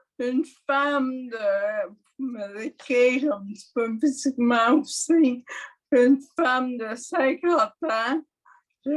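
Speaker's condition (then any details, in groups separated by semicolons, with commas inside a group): Mild dysarthria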